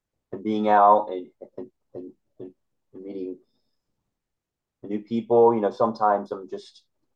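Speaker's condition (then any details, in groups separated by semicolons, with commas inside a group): Stuttering; stutter since childhood, known to classmates at earlier school before 7th grade; uses small talk to avoid stuttering, talked little as child, discloses stutter, training others builds confidence; repeated words, blocks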